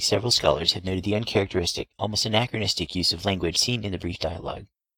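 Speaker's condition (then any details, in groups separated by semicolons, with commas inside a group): No condition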